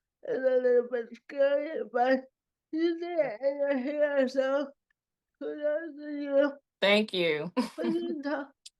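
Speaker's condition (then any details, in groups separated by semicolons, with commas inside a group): Cerebral palsy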